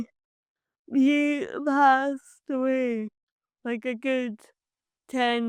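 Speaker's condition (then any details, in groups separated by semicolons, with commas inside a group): Cerebral palsy; from birth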